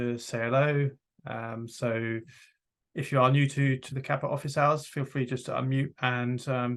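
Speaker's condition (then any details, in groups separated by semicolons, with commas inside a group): No condition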